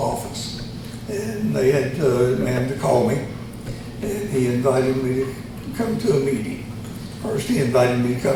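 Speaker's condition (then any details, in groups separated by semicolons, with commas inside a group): Tongue cancer surgery; both sides of tongue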